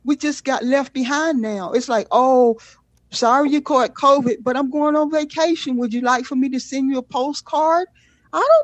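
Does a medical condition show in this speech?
No.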